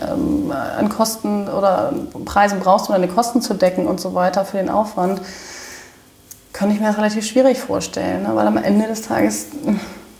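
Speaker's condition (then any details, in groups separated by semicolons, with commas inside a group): No condition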